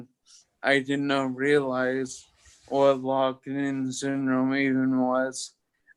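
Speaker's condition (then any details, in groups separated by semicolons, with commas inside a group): Toxic leukoencephalopathy, locked-in syndrome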